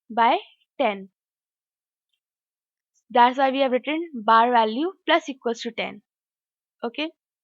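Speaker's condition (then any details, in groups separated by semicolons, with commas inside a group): No condition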